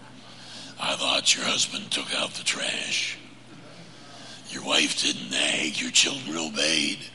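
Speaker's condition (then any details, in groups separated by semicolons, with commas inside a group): Laryngeal cancer; no spread on MRI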